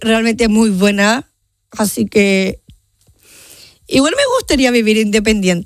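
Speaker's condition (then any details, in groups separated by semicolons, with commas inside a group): Down syndrome; genetic, from birth; age 30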